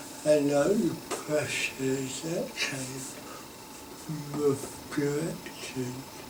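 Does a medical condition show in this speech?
Yes: cerebral palsy.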